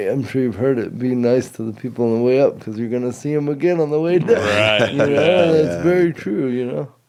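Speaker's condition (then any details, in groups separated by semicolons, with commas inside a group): Cerebral palsy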